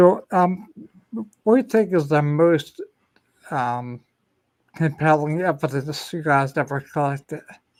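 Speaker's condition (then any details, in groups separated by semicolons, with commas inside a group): Ataxia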